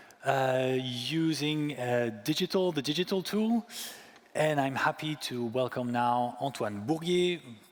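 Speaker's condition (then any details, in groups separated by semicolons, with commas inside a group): No condition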